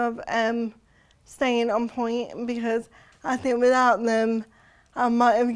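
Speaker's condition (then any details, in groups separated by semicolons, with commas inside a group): Cerebral palsy; since birth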